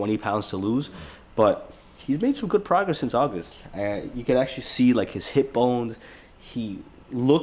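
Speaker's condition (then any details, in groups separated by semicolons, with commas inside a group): No condition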